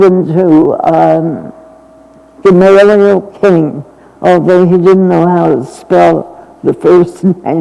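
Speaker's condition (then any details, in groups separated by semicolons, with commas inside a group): Essential tremor; more than half of life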